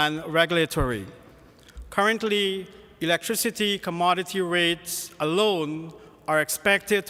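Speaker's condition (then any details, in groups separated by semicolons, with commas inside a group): No condition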